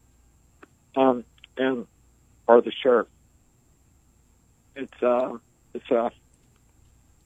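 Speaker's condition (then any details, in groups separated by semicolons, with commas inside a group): ALS, speech-generating device; motor neuron loss, progressive paralysis with sensation intact, pain with paralysis; about 17 to 20 years since onset, uses wheelchair, approaching total paralysis; barely able to speak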